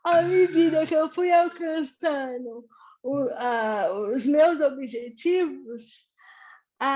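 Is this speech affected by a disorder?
Yes: cerebral palsy.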